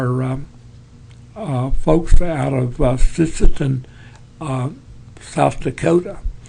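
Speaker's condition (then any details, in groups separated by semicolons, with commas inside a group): Parkinson's; tremors as early symptom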